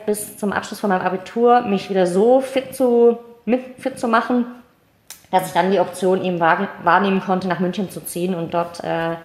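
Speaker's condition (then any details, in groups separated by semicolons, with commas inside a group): Cleft palate, mild; small speech impediment, audible to listeners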